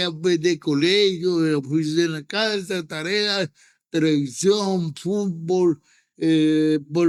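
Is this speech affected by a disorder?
Yes: cerebral palsy.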